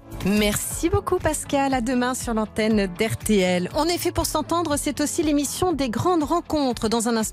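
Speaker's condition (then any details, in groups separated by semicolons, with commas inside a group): No condition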